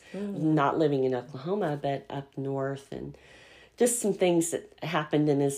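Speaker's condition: Cleft palate; congenital

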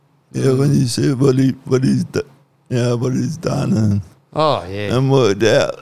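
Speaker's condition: Cerebral palsy; once cold stays cold

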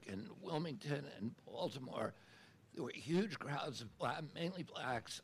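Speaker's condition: Spasmodic dysphonia; voice often failed completely

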